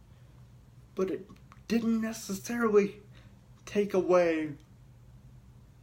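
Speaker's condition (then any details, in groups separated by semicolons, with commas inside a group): Cerebral palsy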